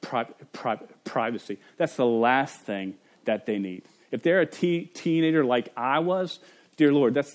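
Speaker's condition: Stutter; at times blocks and cannot say own name; repeated sounds

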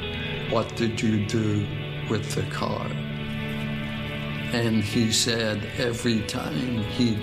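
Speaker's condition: ALS, speech-generating device

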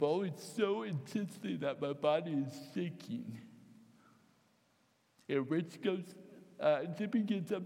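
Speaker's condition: Cerebral palsy; mild cerebral palsy from birth

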